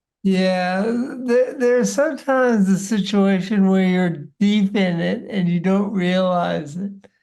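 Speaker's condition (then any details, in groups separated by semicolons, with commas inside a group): Parkinson's disease; deep brain stimulation, surgery four years after diagnosis; about four years since diagnosis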